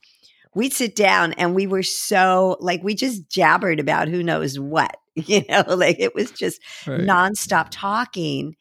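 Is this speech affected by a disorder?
No.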